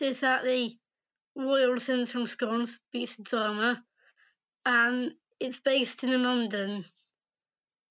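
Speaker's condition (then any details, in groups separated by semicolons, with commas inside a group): Down syndrome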